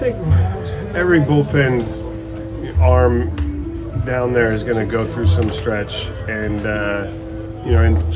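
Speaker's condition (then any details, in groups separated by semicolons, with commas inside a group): No condition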